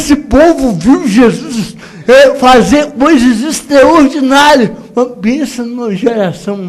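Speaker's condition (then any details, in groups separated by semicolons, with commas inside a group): Cerebral palsy; no speech as child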